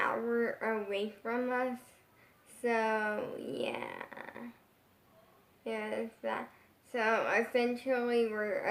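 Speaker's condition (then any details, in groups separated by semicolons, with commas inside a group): Brain injury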